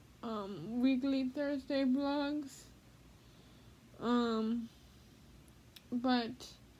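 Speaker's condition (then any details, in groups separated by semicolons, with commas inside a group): Cerebral palsy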